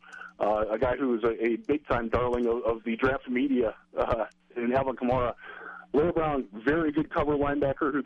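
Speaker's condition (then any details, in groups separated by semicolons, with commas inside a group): No condition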